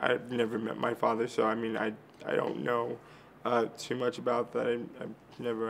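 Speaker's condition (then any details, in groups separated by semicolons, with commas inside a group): Cerebral palsy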